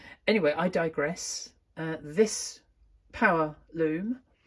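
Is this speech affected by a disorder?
No.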